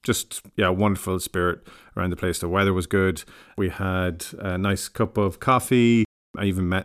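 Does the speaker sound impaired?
No.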